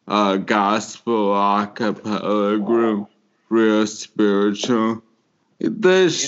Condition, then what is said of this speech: ALS (motor neuron disease). I have a motor neuron disease. If you don't mention that, you'll be distracted the whole time.